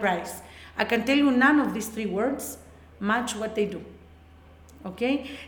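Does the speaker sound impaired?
No.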